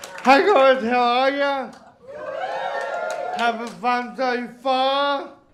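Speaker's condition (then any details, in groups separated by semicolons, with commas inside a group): Cerebral palsy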